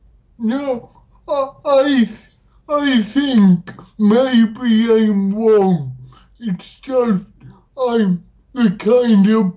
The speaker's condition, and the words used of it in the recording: Dysarthria. Your accent is super awesome, except I'm not getting that.